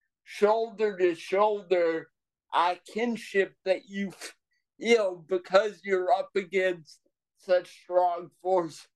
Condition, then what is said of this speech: Cerebral palsy. As you can tell when I'm excited and nervous and have a lot to say, sometimes my voice doesn't keep up with what's in